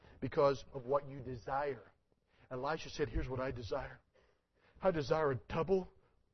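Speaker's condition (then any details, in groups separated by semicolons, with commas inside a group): No condition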